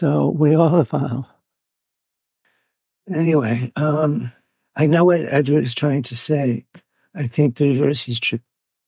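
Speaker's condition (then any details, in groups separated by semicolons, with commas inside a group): Parkinson's; now openly displayed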